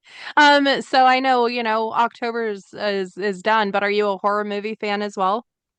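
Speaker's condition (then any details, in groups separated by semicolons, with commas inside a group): No condition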